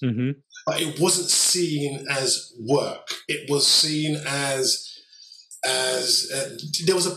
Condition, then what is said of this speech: Stuttering. And myself and my stuttering self, and that comes up sometimes, and the not being sure where the guitar, thank you for that.